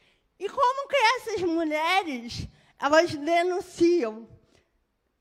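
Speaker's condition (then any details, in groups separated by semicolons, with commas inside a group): Cerebral palsy; birth brain injury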